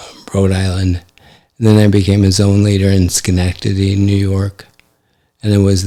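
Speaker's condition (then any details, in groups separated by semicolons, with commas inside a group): ALS; affects hand function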